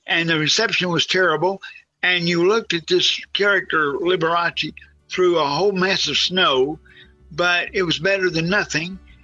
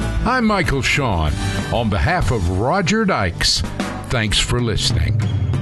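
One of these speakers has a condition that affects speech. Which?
The first: cerebral palsy; present from birth, quadriplegic, wheelchair user; talks clearly.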